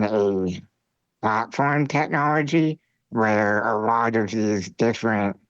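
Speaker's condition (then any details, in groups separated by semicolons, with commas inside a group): Spinal muscular atrophy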